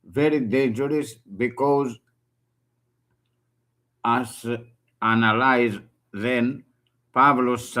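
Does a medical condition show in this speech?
No.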